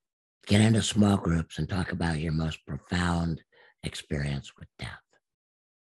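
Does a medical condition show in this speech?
Yes: absent vocal cords; from gunshot through neck, confirmed on repeated exams, speech therapist saw no hope; still practices speaking; self-taught speech over about ten years, sounds made first then shaped by mouth, slight hoarseness, unique voice.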